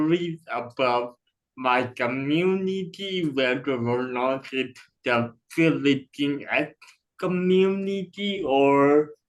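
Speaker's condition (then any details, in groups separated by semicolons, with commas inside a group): Cerebral palsy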